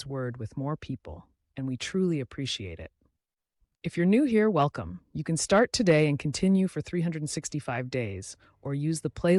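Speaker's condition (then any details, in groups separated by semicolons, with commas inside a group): No condition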